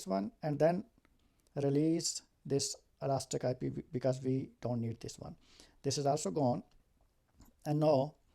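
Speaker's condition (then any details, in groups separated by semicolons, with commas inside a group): No condition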